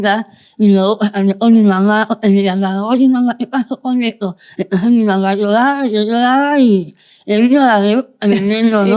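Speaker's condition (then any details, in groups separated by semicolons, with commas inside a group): Moebius syndrome, congenital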